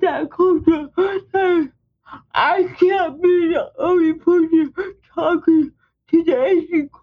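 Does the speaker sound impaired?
Yes: speech impairment; physical disability, uses wheelchair; speech impairment audible to listeners.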